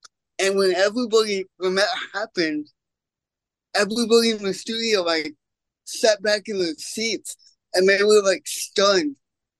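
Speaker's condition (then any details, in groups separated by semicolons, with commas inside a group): Cerebral palsy; congenital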